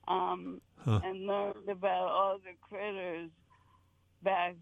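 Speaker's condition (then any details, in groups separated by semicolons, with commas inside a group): ALS; walking distance steadily declining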